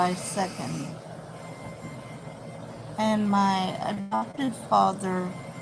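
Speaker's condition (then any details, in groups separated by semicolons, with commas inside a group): Cerebral palsy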